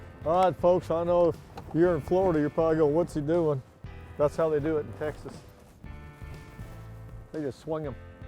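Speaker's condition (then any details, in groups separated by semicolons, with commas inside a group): No condition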